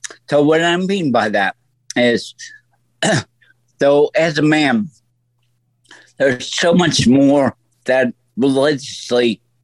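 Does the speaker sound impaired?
Yes: stroke; lay on floor 8 hours before help, voice affected; voice altered since stroke, lasting effect.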